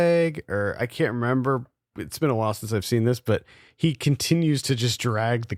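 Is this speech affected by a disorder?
No.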